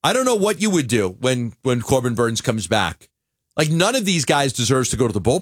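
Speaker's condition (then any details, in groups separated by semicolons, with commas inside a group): No condition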